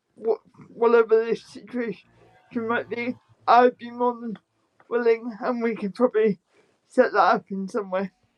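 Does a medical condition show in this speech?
Yes: spastic quadriplegic cerebral palsy.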